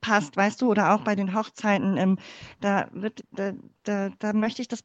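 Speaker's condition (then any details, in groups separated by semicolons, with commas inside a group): Cleft palate; palate surgically closed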